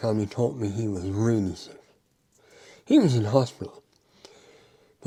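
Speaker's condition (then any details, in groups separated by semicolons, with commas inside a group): Mouth cancer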